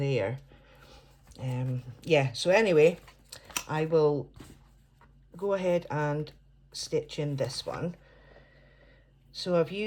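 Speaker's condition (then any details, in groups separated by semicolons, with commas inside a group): No condition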